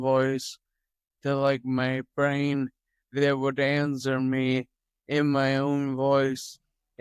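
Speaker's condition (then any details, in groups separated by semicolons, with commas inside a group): Toxic leukoencephalopathy, locked-in syndrome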